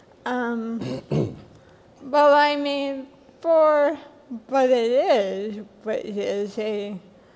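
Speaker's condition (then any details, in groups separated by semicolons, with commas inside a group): Hereditary spastic paraplegia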